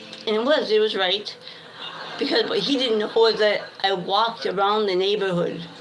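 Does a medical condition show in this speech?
Yes: cerebral palsy.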